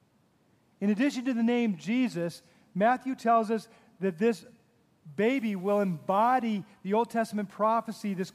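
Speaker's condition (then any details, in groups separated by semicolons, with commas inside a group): No condition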